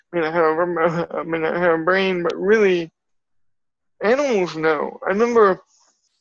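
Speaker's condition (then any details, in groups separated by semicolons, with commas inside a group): Cerebral palsy; from birth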